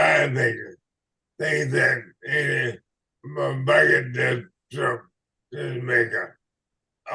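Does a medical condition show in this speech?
Yes: ALS/MND.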